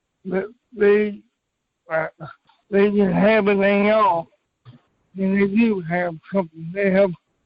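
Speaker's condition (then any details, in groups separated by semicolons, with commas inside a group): Cerebral palsy; from birth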